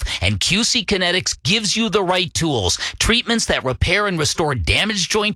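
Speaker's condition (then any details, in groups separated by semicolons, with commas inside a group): No condition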